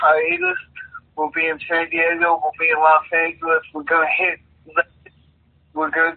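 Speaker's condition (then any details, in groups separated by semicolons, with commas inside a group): Cerebral palsy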